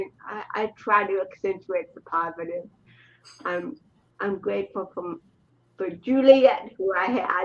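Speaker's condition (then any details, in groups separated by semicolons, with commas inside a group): Cerebral palsy; since birth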